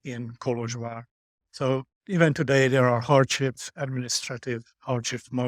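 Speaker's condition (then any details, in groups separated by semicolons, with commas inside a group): No condition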